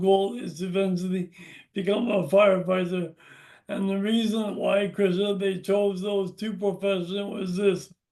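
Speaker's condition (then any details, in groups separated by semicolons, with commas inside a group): Brain injury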